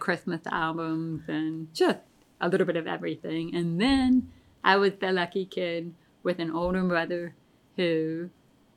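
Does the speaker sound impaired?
Yes: deafness; relies on hearing aids and lip reading, pretty bad tinnitus.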